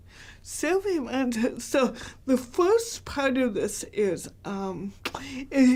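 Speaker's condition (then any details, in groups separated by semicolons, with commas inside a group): Cerebral palsy; very mild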